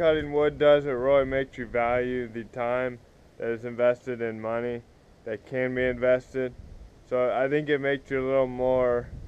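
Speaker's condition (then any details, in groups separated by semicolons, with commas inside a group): Cerebral palsy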